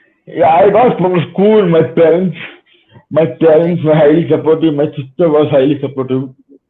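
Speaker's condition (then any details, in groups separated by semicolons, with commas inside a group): Cerebral palsy; spastic type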